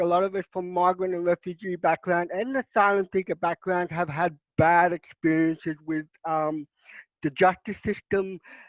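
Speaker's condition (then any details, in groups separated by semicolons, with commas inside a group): Cerebral palsy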